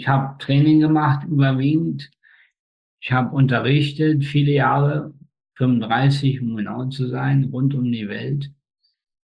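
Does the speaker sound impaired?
Yes: spastic tetraparesis, spastic quadriplegia; birth injury, cord around neck, brain oxygen loss up to 15 minutes, four limbs, facial paralysis; speech control difficulties.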